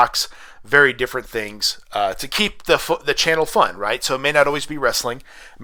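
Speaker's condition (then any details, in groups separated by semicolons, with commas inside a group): No condition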